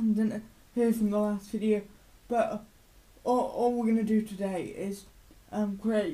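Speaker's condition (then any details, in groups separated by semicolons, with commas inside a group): Cerebral palsy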